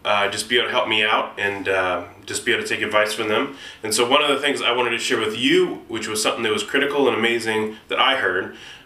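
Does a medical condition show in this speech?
No.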